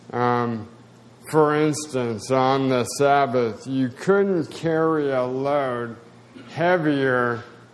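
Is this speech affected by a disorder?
Yes: spasticity, mild.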